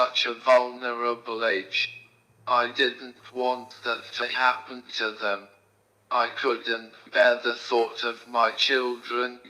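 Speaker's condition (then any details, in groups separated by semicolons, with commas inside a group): Motor neurone disease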